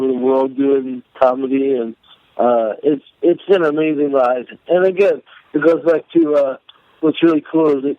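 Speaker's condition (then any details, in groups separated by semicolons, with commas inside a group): Cerebral palsy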